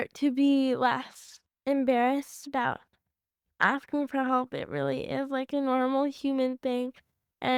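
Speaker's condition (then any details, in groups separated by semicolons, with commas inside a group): Cerebral palsy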